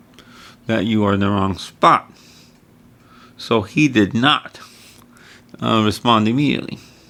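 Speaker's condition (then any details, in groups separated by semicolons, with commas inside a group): Cerebral palsy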